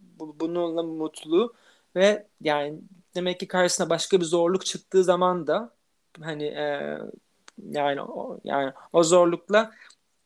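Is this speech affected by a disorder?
Yes: stuttering; long avoided speaking situations, feared rejection in interviews for stuttering; still stutters, now deliberately speaks more, gives presentations and speaks in meetings; occasional part-word and whole-word repetitions, frequent fillers e, mostly fluent conversation; here repeated sounds.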